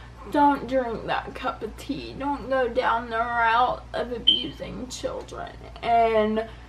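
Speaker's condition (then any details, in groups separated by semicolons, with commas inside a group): Cerebral palsy; affects balance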